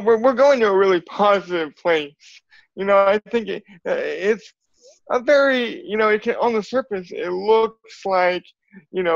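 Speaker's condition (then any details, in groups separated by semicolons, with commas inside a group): Cerebral palsy; from birth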